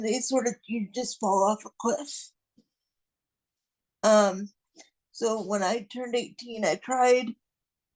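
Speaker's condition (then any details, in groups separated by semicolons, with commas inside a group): Cerebral palsy; non-progressive, will not improve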